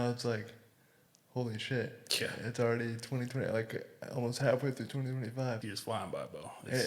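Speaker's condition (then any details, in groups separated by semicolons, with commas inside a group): Cerebral palsy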